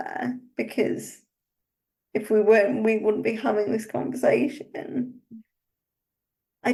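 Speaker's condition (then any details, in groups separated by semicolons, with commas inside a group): Cerebral palsy; uses wheelchair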